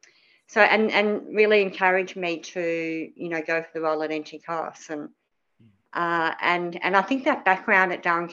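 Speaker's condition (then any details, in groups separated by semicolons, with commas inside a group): Cleft palate; many surgeries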